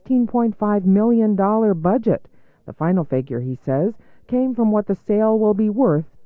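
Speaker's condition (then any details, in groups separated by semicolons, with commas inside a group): No condition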